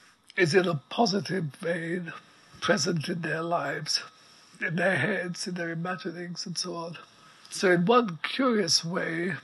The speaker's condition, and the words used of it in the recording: ALS (motor neuron disease). He requires an apparatus to breathe, which you'll hear in the